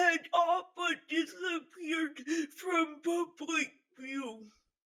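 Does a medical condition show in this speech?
Yes: physical speech impairment.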